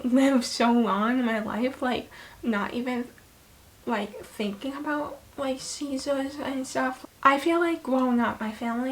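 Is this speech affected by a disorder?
Yes: hemiplegic cerebral palsy; right hemiplegia.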